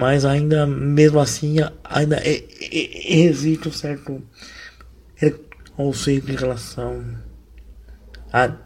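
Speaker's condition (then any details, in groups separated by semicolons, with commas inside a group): Cerebral palsy, mild; wheelchair user, motor function affected; no medication; voice mildly affected, occasional voice breaks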